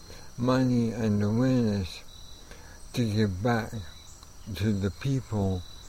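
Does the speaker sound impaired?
Yes: ALS; amyotrophic lateral sclerosis, onset with trouble playing guitar, neurologist diagnosis, incurable, will eventually impair movement, breathing; about a year since first symptoms, diagnosed within past year, left arm affected; already affecting voice, naturally soft-spoken, quiet voice.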